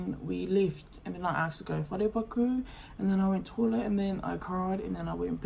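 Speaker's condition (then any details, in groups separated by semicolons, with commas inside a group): No condition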